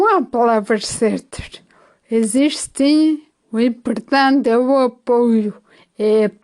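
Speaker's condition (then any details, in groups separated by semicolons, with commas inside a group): Ataxia after brain injury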